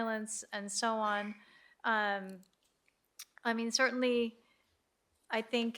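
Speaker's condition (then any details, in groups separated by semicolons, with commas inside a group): No condition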